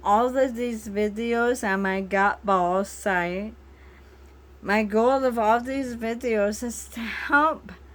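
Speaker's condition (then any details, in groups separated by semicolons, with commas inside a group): Bulbar ALS; bulbar onset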